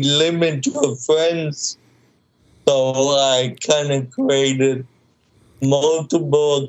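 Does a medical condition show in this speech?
Yes: cerebral palsy, mild.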